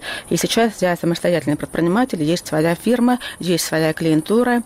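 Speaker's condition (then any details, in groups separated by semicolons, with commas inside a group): Hearing loss; onset age 3, medical error, missed appendicitis, over 47 years since onset, Atikon hearing aids since childhood; speech preserved thanks to hearing aids, worsened, accented, still speaks, learned lip-reading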